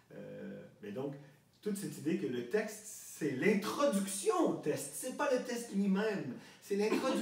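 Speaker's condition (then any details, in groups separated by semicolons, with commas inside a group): No condition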